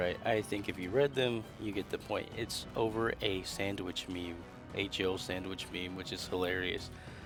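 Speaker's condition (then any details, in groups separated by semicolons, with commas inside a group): No condition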